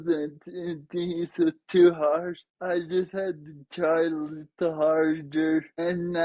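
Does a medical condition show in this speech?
Yes: traumatic brain injury; caused by accident.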